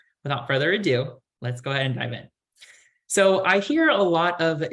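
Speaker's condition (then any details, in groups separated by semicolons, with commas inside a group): No condition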